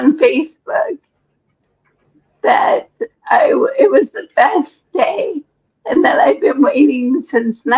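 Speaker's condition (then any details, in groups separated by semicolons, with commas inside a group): ALS; recently diagnosed, symptoms a year prior, difficulty rising; breathless after exertion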